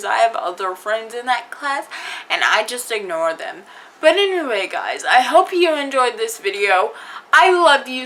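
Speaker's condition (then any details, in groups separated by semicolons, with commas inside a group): Cerebral palsy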